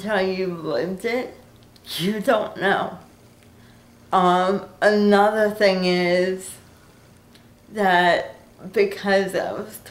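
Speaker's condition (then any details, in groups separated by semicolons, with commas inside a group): Cerebral palsy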